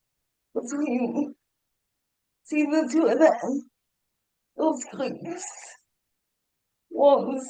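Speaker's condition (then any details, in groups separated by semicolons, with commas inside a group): Cerebral palsy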